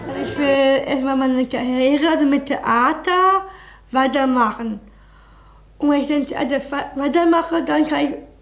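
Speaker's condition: Down syndrome; congenital trisomy 21

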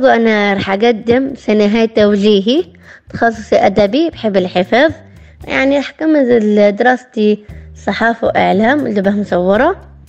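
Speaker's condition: Down syndrome; Down syndrome from birth, born premature, heart stopped at birth, on ventilator as newborn

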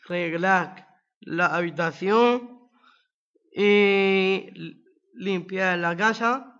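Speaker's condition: Down syndrome; attended Assido Centre since early childhood; age 20

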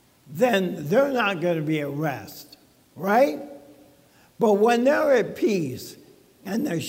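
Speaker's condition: ALS; talking funny

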